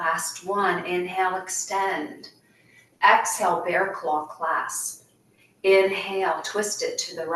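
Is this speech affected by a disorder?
No.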